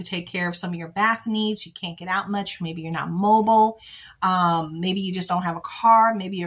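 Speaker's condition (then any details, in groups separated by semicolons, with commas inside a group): No condition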